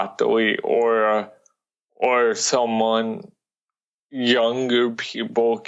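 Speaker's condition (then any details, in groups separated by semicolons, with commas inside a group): Cerebral palsy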